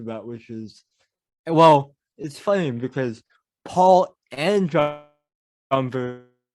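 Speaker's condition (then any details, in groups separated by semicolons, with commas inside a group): Cerebral palsy; mild speech impediment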